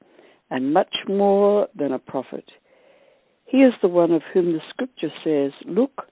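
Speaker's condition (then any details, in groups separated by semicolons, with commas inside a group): No condition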